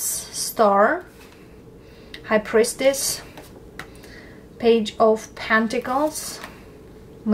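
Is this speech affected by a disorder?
No.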